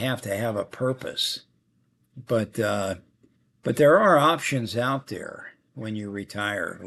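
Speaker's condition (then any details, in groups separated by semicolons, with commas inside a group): No condition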